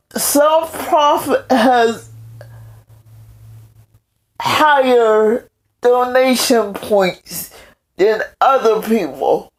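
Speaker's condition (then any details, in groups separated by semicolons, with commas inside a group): Cerebral palsy; several unnoticed strokes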